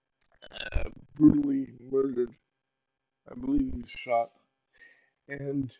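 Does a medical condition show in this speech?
Yes: cerebral palsy; uses power wheelchair.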